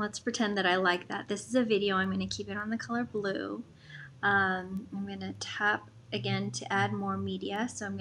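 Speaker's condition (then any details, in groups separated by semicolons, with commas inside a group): No condition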